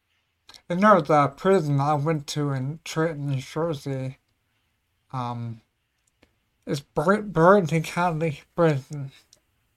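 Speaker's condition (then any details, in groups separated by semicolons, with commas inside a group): Cerebellar ataxia; not a walker; slurs a bit, voice affected a little, may need to repeat himself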